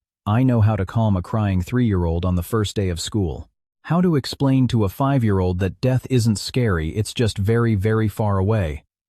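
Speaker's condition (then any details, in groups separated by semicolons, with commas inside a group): No condition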